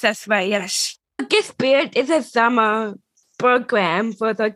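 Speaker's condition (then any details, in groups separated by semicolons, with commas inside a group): Down syndrome, trisomy 21; works hard to speak slowly and clearly, speaking not easy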